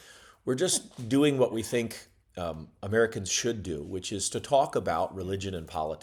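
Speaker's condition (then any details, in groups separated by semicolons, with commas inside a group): No condition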